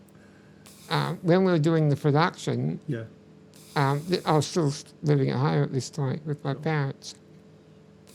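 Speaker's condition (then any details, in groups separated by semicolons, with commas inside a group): Muscular dystrophy; uses wheelchair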